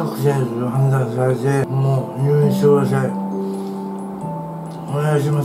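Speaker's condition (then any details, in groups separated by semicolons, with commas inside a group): Tongue cancer, partial glossectomy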